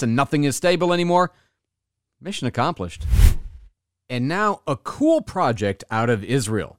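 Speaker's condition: No condition

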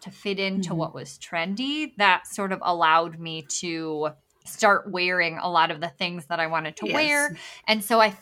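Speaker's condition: Bilateral cleft lip and palate; congenital

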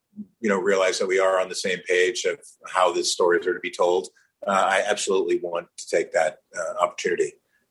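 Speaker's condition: No condition

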